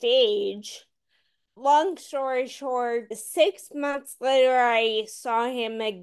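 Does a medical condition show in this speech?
Yes: Friedreich's ataxia; voice worsened, cadence and slurring getting worse.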